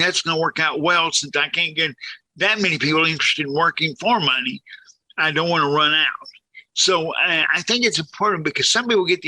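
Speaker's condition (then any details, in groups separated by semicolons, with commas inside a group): Cerebral palsy, severe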